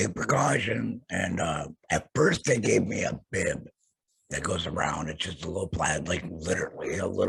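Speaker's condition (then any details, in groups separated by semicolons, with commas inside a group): Laryngectomy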